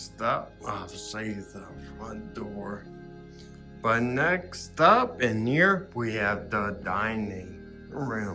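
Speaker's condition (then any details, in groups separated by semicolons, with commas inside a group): Ataxia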